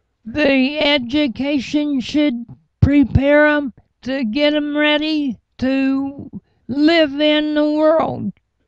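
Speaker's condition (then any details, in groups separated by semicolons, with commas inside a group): Cerebral palsy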